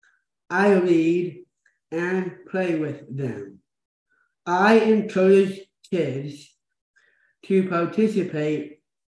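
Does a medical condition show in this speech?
Yes: Down syndrome.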